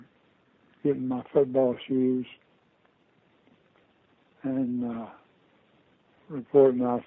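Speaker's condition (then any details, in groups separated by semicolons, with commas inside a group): Parkinson's disease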